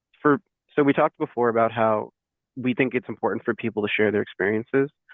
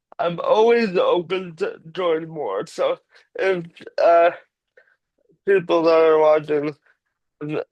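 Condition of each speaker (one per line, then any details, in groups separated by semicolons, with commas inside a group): No condition
Cerebral palsy; cerebral palsy from birth, uses wheelchair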